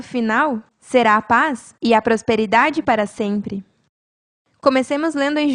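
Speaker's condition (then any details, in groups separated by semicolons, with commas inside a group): No condition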